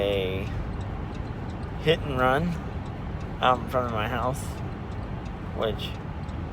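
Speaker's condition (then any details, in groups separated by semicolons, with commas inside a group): Spastic diplegia cerebral palsy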